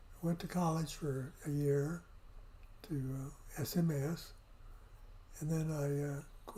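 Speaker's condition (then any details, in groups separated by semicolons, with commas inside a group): Parkinson's; affects voice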